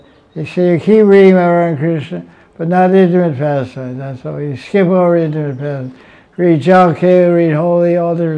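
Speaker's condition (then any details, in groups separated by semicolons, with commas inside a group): Deafness; asks audience whether heard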